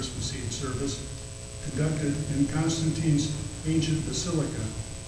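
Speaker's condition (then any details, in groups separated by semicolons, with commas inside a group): No condition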